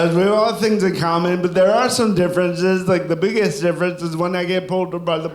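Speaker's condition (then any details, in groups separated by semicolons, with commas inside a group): Cerebral palsy; from birth; sounds drunk, constant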